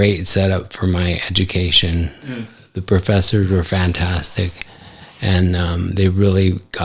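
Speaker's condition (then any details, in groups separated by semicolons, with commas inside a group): ALS; affects hand function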